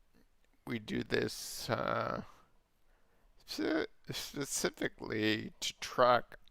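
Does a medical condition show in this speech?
Yes: multiple sclerosis.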